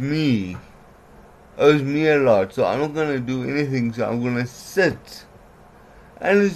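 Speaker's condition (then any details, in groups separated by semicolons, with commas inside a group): Cerebral palsy; diagnosed age 2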